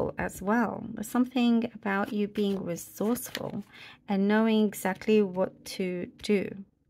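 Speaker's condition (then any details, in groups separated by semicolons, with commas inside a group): No condition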